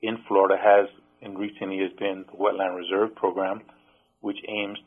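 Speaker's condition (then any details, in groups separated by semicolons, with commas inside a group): No condition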